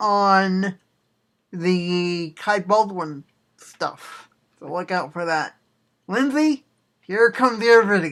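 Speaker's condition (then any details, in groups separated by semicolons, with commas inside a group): Cerebral palsy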